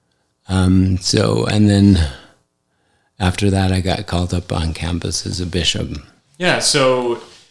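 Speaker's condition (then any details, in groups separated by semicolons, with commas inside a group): ALS; affects hand function; recently diagnosed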